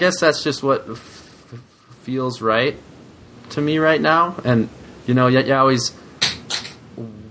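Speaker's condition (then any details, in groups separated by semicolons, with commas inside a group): Stuttering; much struggle at certain times, still hard talking with boss sometimes; described as calm way to stutter; stutters openly, stronger than usual lately, exhausting; repeated sounds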